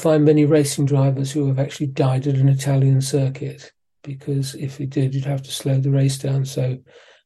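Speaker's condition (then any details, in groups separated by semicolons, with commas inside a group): Parkinson's disease; suspected for a while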